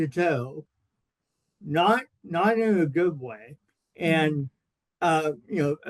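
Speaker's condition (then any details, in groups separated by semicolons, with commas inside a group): Cerebral palsy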